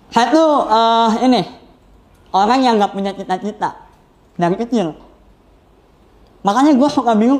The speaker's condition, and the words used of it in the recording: Cleft palate. Maksudnya kan aku punya kekurangan sumbing ya. Kekurangannya di suara tapi ditaruhnya di customer.